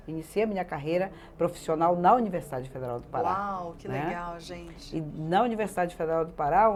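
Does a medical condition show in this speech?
No.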